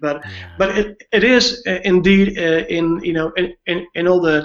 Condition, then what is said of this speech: Stuttering. So, but in my case, I guess it's really primarily cluttering because